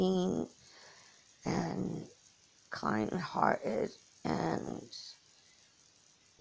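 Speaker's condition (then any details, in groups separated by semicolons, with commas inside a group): Cerebral palsy; from birth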